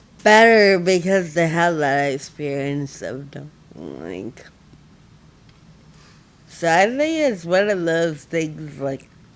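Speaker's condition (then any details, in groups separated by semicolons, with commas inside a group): Friedreich ataxia, severe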